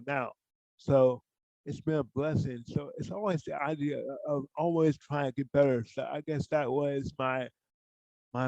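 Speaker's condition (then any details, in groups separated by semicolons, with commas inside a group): Cerebral palsy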